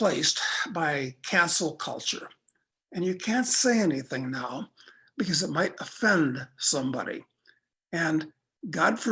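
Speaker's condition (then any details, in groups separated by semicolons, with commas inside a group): No condition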